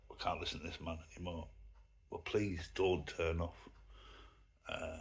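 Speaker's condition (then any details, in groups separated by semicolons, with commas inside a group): Myasthenia gravis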